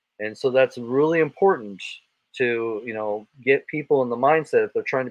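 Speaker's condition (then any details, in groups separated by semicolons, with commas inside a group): No condition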